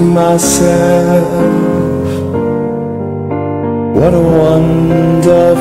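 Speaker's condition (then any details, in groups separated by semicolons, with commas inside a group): No condition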